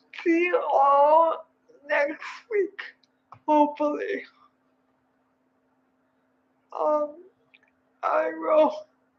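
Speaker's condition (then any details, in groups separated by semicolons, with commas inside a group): Cerebral palsy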